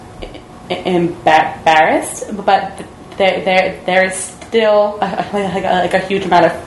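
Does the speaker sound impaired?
Yes: stuttering; stuttering since childhood, speech therapy as child, therapist suggested voluntary stuttering; practising voluntary stuttering, deliberately stuttering more, not avoiding stuttering, addressing fear and shame; stutters a lot in some situations and periods, sometimes hides it by acting as listener, talkative; here repeated sounds, repeated words, prolonged sounds.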